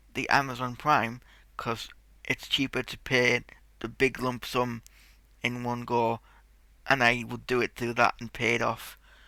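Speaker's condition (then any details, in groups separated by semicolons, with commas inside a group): Cerebral palsy; tight muscles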